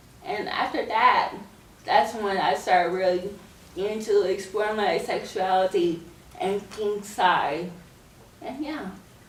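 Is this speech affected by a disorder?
Yes: cerebral palsy; scoliosis, spine and leg surgery.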